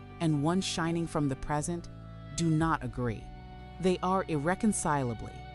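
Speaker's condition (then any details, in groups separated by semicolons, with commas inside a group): No condition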